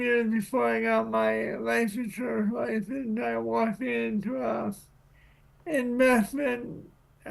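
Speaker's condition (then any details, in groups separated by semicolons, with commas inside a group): Cerebral palsy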